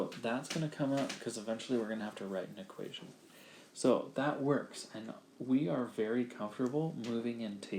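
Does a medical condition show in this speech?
No.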